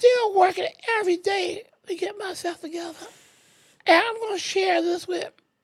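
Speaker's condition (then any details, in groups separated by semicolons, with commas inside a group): ALS; shoulder subluxation with drooping arms, intubated once for high CO2, needs help with self-care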